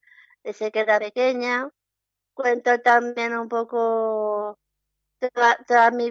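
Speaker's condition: Down syndrome; interviewed by telephone

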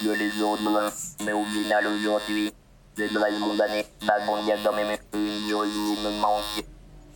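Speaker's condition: Total pharyngolaryngectomy; first cancer 3 years ago, chemoradiotherapy, tracheal stenosis, second cancer, partial oesophagectomy, neck dissection; speaks with laryngophone electrolarynx, speech therapy since january for oro-oesophageal voice, phonatory prosthesis asked about; no natural voice, cannot shout or laugh, phone understood only by family, caregivers, lost in noise

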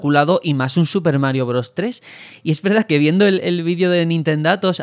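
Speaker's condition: No condition

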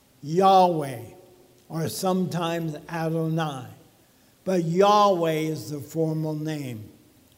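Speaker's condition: ALS; brace on foot

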